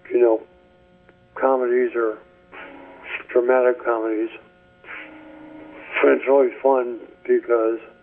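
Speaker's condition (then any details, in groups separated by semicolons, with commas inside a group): ALS; speech getting worse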